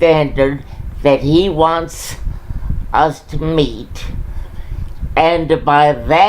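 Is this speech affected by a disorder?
Yes: cerebral palsy.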